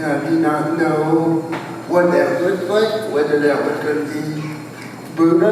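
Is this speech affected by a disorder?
Yes: cerebral palsy, spastic quadriplegia.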